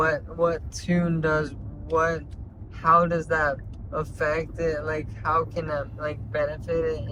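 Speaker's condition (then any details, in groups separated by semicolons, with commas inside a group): Traumatic brain injury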